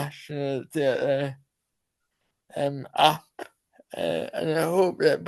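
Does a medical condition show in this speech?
Yes: cerebral palsy.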